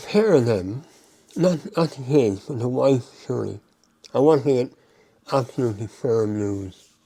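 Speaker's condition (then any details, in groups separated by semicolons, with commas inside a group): Mouth cancer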